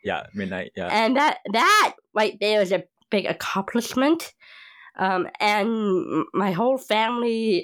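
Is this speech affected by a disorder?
Yes: Down syndrome; past knee surgery with metal piece in knee, long hospital stay; age 30, slow to catch breath walking hills, as on Japan trip.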